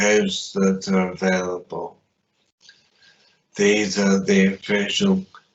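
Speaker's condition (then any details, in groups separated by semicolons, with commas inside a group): Traumatic brain injury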